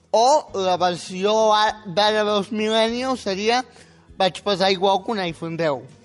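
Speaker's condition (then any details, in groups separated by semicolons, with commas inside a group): Spastic quadriplegic cerebral palsy; neurons lost, no control of legs, legs strapped to keep controlled, uses wheelchair, doctor error suspected but unproven; control of speech retained, good communicative ability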